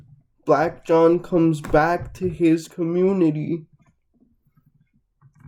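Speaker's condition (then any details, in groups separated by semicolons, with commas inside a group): Cerebral palsy, mixed, mild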